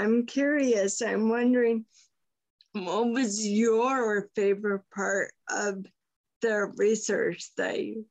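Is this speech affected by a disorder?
Yes: Friedreich's ataxia; diagnosed about 20 years ago.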